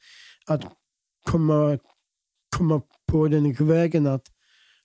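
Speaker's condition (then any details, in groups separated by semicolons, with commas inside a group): Down syndrome; present from birth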